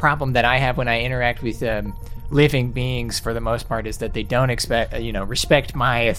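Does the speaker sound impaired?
No.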